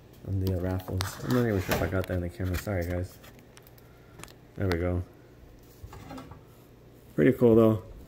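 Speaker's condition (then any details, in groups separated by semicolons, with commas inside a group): No condition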